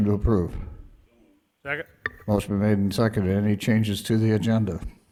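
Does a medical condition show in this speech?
No.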